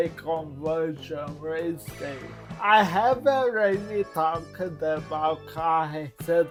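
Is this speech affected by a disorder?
Yes: cerebral palsy; lack of oxygen at birth, fine motor impairment, cannot handwrite.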